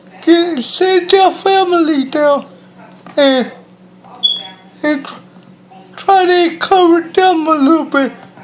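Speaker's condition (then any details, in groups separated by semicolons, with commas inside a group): Cerebral palsy; speech hard to understand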